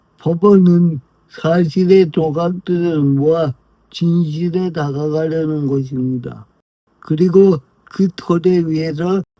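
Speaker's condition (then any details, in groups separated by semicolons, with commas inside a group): Brain lesion disability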